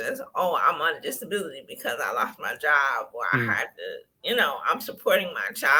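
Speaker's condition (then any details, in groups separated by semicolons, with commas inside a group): Cerebral palsy; wheelchair user, previously walked limitedly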